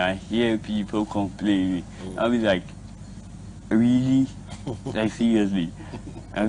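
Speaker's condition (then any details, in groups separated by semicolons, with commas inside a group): Cerebral palsy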